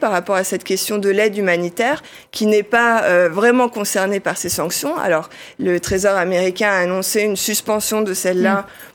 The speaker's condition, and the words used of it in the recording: None; typical speech.